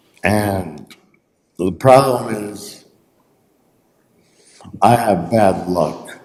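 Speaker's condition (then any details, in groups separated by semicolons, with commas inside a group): Traumatic brain injury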